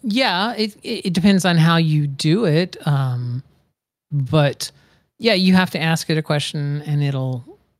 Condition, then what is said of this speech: None; typical speech.